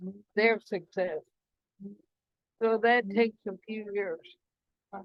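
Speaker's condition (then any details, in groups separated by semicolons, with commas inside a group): ALS; cannot walk, advanced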